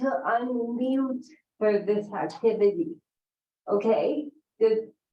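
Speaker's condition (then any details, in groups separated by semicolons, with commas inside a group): Cerebral palsy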